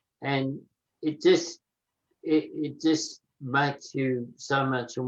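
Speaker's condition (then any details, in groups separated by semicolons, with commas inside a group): Motor neurone disease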